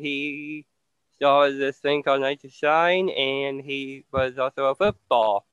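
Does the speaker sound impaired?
Yes: Down syndrome; genetic, extra copy of chromosome 21, present from birth, no surgeries; communicates very clearly per host, experienced giving many speeches.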